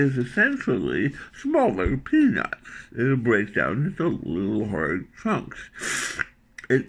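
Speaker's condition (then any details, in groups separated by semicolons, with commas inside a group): Tongue cancer surgery, tongue graft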